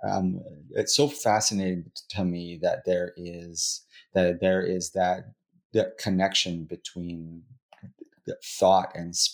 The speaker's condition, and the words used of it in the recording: Stuttering. It became something that I was adding to the conversation just by allowing myself to stutter and not trying to be fluent.